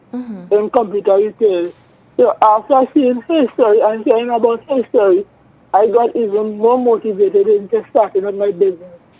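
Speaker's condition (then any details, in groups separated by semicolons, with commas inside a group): Cerebral palsy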